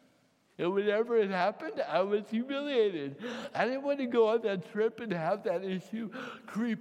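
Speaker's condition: Cerebral palsy; mild cerebral palsy from birth, torsional dystonia from eighth grade

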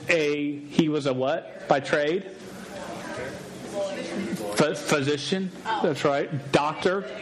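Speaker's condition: Stutter; probably present in childhood; sometimes unable to say own name in public; repeated sounds, prolonged sounds

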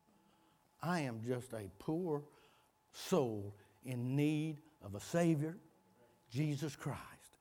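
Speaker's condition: No condition

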